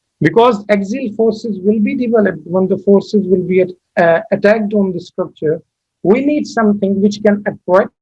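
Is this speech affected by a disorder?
No.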